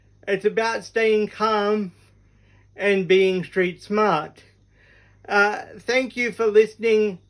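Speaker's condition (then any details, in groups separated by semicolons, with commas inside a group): Cerebral palsy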